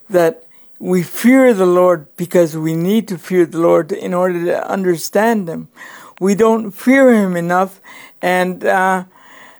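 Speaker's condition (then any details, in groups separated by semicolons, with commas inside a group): Cerebral palsy; cerebral palsy present from birth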